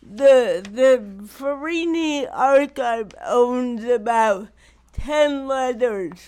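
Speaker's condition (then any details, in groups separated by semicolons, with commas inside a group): Cerebral palsy; especially without yoga or exercise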